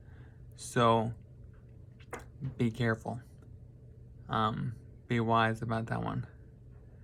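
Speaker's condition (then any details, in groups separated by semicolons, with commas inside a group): Traumatic brain injury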